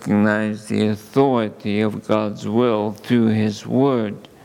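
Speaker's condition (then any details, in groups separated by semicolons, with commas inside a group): ALS; under neurologist care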